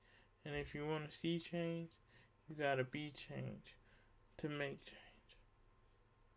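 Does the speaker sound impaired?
Yes: cerebral palsy; uses wheelchair.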